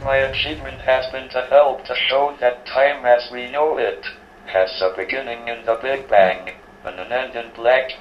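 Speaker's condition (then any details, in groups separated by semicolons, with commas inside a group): Lou Gehrig's disease, speech-generating device; form of motor neurone disease, diagnosed during PhD at Cambridge University, progressive weakness, muscle wastage, walking difficulty; lost capacity to speak entirely after near-fatal pneumonia, uses speech synthesizer; speech increasingly slurred as condition progressed, later no natural speech, synthesized voice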